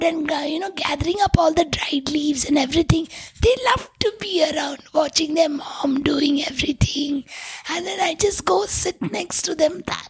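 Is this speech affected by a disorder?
Yes: tracheostomy, vocal cords permanently constricted from smoke inhalation; Carlton Towers fire Bangalore, 12 years ago, multiple failed surgeries; must block tube hole with finger to be audible, former voice lost, voice called unforgettable.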